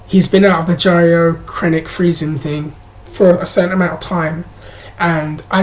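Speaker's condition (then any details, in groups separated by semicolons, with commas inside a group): No condition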